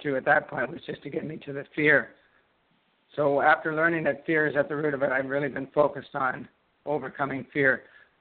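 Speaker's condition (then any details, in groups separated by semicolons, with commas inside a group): Parkinson's disease; most symptoms persist, shuffling walk, freezing about 2 years, no medication, healing mantra, daily walks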